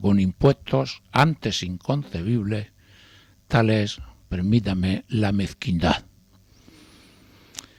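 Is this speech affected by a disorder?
No.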